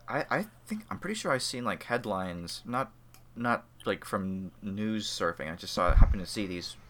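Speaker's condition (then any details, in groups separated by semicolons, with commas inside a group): No condition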